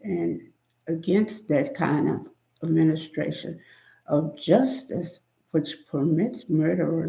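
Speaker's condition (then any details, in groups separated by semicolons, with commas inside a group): Spinal neurosarcoidosis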